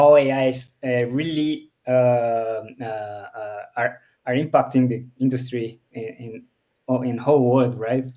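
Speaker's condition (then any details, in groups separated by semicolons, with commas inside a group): No condition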